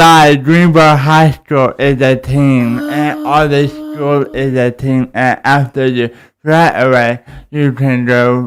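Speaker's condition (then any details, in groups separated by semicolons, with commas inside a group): Cerebral palsy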